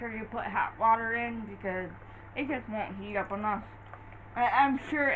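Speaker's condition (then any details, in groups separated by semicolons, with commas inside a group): Cerebral palsy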